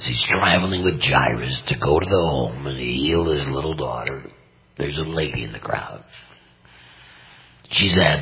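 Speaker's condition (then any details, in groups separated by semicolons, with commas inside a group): Total laryngectomy, complete laryngectomy, voice prosthesis; understandable with careful listening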